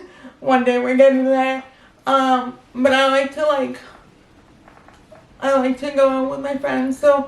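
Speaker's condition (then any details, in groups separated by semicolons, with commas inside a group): Cerebral palsy; spastic quadriplegic, wheelchair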